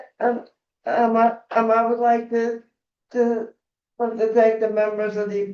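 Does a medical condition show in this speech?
Yes: cerebral palsy; can do stand pivot transfer.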